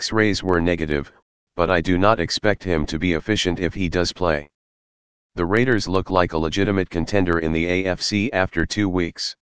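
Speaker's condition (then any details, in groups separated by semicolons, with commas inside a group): No condition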